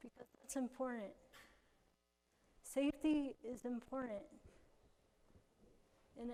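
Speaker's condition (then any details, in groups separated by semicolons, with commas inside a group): Cerebral palsy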